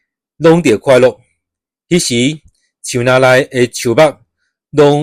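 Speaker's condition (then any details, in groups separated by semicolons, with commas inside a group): No condition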